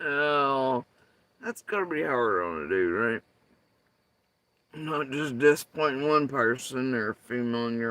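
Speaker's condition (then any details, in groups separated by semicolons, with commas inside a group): Facial paralysis after surgery; tongue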